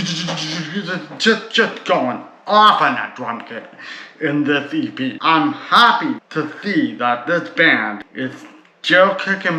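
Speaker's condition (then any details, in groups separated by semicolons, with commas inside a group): Cerebral palsy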